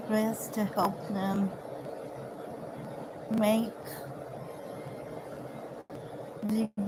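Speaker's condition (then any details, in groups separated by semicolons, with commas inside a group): Cerebral palsy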